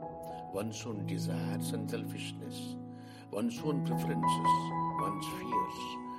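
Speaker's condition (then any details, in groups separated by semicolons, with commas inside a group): No condition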